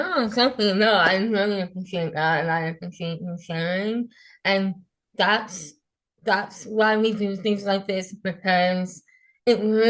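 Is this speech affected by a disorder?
Yes: Moebius syndrome; facial difference.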